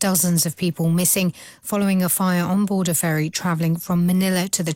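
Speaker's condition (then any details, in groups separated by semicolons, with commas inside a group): No condition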